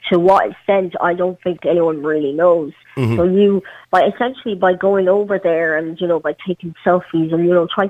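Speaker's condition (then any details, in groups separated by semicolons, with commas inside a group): Cleft palate; congenital, prosthetic limb since 12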